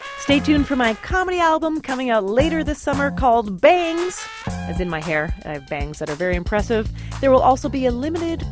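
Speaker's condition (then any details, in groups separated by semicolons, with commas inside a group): No condition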